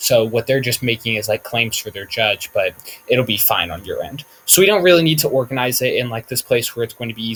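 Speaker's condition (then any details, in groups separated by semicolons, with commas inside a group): No condition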